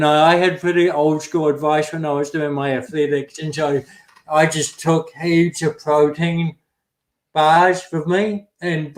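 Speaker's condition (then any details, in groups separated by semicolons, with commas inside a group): Cerebral palsy; affects speech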